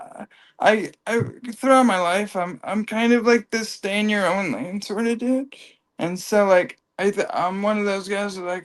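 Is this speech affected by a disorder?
Yes: cerebral palsy; from birth.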